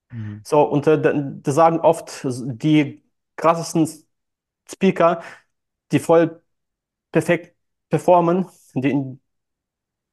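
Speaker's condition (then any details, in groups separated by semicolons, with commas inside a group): Stuttering; since childhood, hard in childhood, youth, school and nearly all speaking situations; compensates by outsourcing phone calls, social media and texting, speaks on stage; speech hangs at times, part-word repetitions; prolonged sounds, blocks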